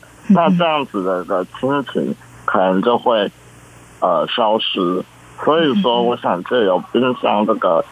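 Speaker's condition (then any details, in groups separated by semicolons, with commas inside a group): Congenital muscular dystrophy; gradually losing strength, pen handwriting difficult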